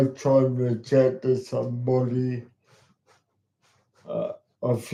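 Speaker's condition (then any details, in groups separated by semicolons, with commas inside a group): Cerebral palsy; talks slowly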